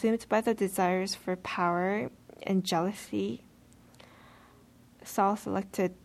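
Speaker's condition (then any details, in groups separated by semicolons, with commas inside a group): No condition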